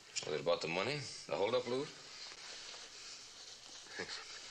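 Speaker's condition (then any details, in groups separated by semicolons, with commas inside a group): No condition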